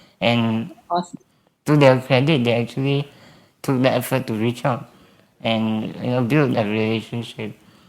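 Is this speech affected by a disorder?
Yes: spinal muscular atrophy.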